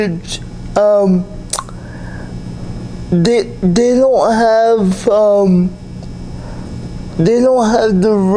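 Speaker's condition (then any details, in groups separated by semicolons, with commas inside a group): Cerebral palsy; able to speak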